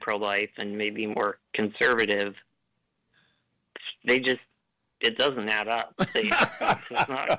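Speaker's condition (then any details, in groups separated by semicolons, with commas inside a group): Duchenne muscular dystrophy; diagnosed age 3, power chair since about age 10, trouble maintaining breathing, service dog; uses ventilator to breathe; ventilator may be audible, cadence slightly different, works well for him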